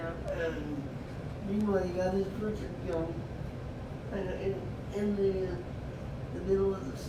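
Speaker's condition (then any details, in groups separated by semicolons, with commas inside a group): Cerebral palsy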